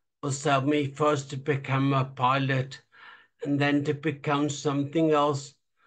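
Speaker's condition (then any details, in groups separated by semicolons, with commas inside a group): Traumatic brain injury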